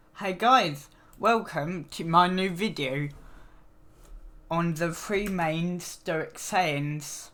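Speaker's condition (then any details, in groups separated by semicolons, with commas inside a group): Cerebral palsy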